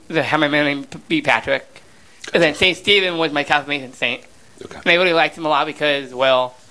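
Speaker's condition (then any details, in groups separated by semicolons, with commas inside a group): Down syndrome; 32 years old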